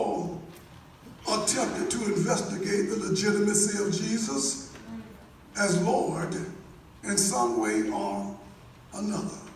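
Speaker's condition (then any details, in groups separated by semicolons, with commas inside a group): No condition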